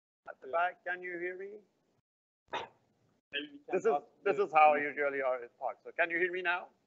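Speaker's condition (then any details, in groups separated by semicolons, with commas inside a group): No condition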